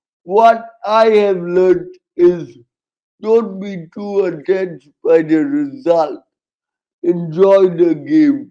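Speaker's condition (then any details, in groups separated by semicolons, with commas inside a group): Cerebral palsy, severe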